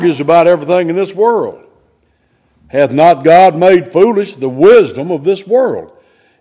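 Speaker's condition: No condition

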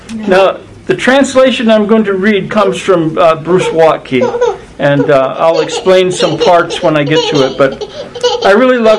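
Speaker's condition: No condition

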